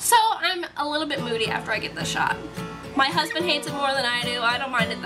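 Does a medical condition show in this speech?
No.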